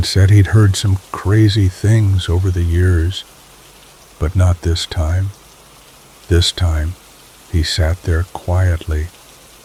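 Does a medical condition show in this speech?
No.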